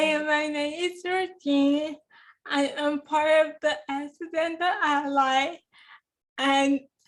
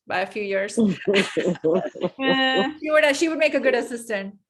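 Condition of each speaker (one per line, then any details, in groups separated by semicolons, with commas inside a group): Cerebral palsy; affects hand, hand tremor
No condition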